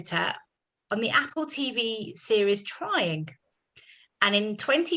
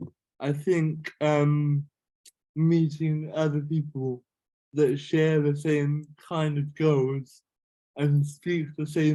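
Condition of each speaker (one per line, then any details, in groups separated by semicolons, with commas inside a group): No condition
Cerebral palsy; cerebral palsy, affects hands, types with two index fingers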